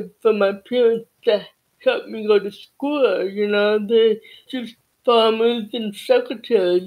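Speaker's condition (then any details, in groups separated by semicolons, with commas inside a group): Cerebral palsy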